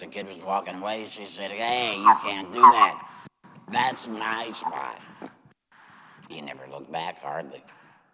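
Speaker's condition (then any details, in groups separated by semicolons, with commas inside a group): Laryngectomy; says used to serve God with voice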